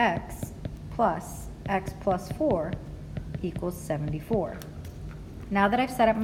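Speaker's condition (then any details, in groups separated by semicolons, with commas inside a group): No condition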